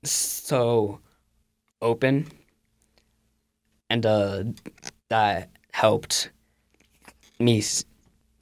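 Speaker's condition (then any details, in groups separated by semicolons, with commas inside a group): Stutter; high school age; works with speech therapist Jessica Hudson, Stuttering and Speech Therapy of Arizona, has helped a lot; may sound different in conversation; repeated sounds, prolonged sounds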